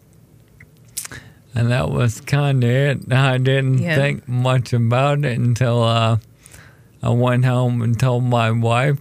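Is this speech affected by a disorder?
Yes: ALS; told condition is terminal.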